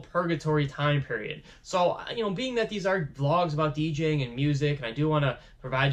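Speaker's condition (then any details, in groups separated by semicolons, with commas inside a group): No condition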